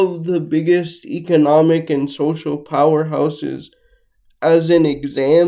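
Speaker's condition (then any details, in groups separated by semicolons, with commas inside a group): Cerebral palsy, mixed, mild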